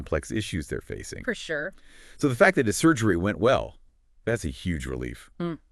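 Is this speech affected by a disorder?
No.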